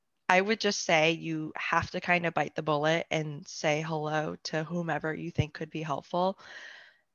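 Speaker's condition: No condition

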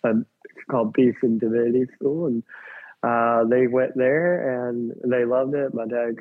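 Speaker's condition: Cleft lip and palate; congenital

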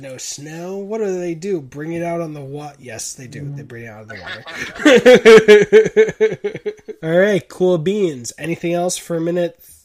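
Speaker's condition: No condition

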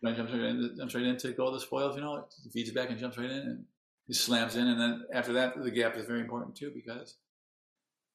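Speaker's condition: Parkinson's disease; 19 years since

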